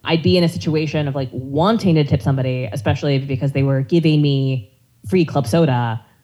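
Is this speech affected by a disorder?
No.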